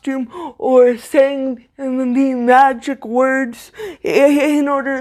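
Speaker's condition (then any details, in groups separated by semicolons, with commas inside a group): Cerebral palsy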